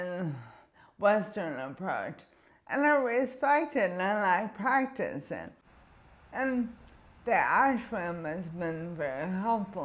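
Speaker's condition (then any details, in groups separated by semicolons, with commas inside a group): Primary lateral sclerosis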